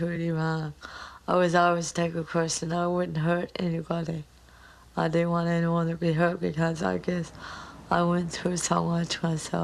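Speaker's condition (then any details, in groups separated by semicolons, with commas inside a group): Cerebral palsy; mild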